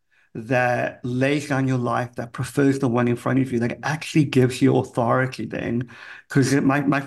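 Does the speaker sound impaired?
Yes: cleft palate; congenital.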